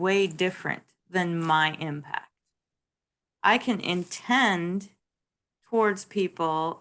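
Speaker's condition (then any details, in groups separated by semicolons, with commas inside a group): No condition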